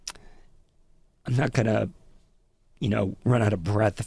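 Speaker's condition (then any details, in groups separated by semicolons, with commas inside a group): Spasmodic dysphonia; abductor form laryngeal dystonia, brainstem interference causing laryngeal muscle spasms, onset past few years, worsened by stress; labored delivery, words slurring, lost range and inflection, runs out of breath, sounds near last breath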